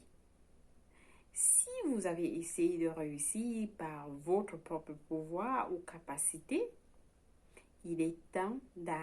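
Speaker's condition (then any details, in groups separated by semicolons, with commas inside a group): No condition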